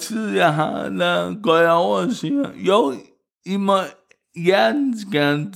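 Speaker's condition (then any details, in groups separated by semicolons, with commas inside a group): Cerebral palsy; wheelchair user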